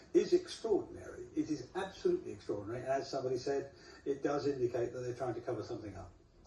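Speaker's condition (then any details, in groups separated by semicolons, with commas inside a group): No condition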